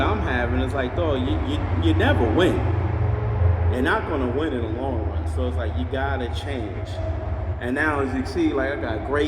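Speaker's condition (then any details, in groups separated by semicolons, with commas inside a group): No condition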